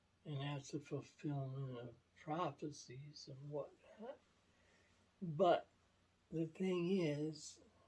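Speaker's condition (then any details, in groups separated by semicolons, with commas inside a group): Myasthenia gravis; affects hands and tongue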